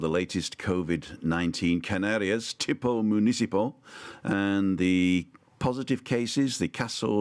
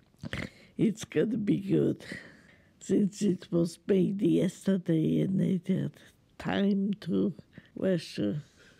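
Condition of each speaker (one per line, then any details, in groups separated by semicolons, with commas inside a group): No condition
Multiple sclerosis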